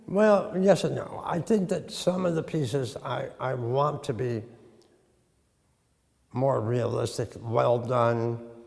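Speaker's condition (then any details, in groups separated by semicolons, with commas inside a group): Tongue cancer; treated in the past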